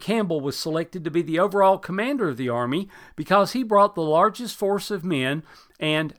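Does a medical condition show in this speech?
No.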